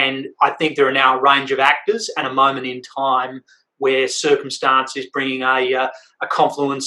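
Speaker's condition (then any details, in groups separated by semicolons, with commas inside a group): No condition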